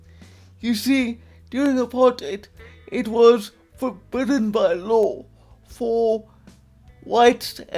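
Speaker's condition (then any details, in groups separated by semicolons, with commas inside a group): Quadriplegic cerebral palsy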